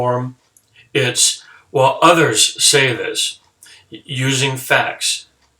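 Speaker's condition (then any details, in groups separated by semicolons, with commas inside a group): No condition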